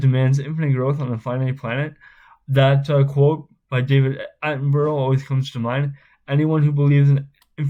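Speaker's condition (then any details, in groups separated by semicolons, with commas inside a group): Spastic cerebral palsy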